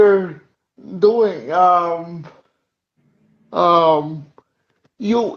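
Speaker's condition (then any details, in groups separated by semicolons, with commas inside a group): Cerebral palsy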